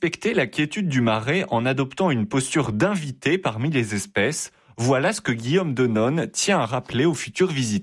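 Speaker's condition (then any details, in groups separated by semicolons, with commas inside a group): No condition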